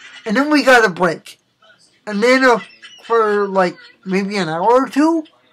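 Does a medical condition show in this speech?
Yes: cerebral palsy.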